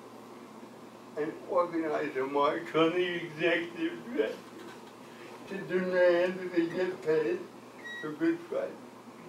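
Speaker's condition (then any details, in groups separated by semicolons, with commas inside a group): Cerebral palsy; from birth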